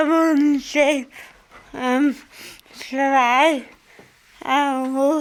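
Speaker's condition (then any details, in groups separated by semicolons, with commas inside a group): Cerebral palsy; from birth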